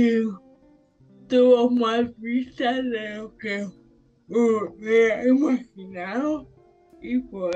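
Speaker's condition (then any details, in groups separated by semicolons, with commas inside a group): Severe brain injury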